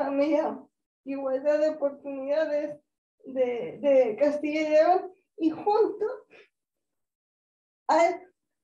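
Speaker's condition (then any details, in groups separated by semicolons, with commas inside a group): Cerebral palsy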